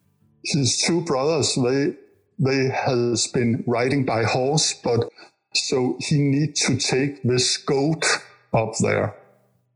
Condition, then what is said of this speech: Stuttering. And now you're a brilliantly eloquent man.